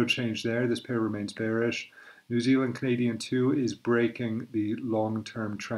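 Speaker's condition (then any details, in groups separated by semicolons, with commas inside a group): No condition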